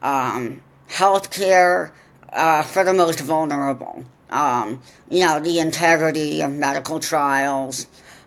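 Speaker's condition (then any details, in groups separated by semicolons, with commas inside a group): Profound deafness, congenital; wears cochlear implants, hears less well than typical but enough for conversation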